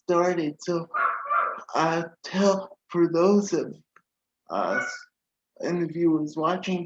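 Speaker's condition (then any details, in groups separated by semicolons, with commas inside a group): Cerebral palsy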